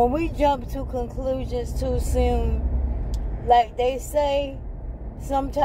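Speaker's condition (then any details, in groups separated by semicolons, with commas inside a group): ALS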